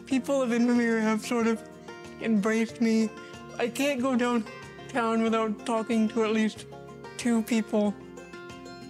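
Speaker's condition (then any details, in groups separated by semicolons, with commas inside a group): Cerebral palsy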